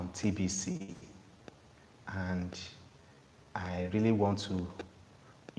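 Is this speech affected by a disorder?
No.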